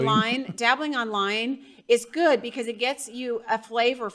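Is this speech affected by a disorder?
No.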